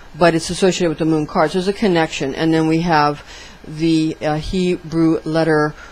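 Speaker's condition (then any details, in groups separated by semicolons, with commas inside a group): No condition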